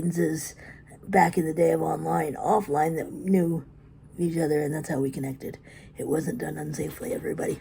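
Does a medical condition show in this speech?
Yes: cerebral palsy; predominantly physical; articulate.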